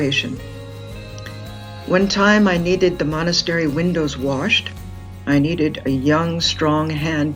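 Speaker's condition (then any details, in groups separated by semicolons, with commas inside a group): No condition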